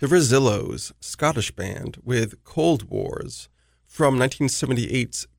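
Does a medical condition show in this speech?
No.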